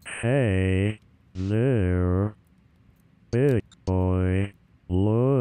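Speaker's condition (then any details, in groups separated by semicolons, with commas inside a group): Amyotrophic lateral sclerosis; bulbar onset, mouth, throat, chest, abdomen muscles; age 66, weight loss, short of breath, four years since onset; slurred, mumbling, wheezy lisping, hard to chew, frequent choking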